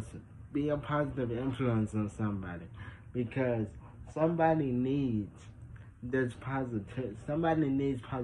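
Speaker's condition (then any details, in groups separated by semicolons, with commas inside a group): Traumatic brain injury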